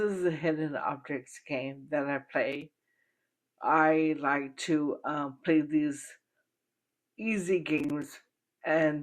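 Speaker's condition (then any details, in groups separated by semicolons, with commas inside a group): Bulbar onset ALS, speech-generating device; learning AAC device, uses eye tracker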